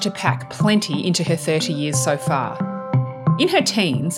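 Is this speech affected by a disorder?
No.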